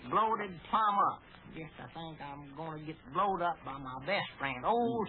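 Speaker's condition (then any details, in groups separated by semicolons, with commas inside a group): No condition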